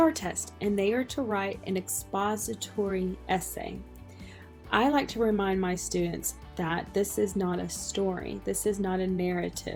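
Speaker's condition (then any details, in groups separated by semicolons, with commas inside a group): No condition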